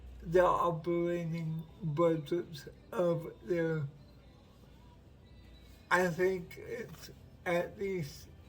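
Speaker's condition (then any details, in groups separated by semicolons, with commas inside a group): Cerebral palsy; uses wheelchair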